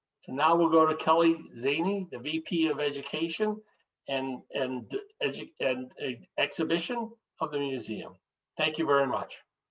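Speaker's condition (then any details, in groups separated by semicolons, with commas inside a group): No condition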